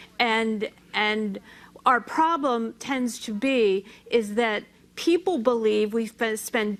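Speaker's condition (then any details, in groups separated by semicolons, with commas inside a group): No condition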